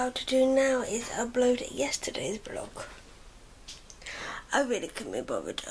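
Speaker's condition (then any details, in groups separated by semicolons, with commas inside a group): Cerebral palsy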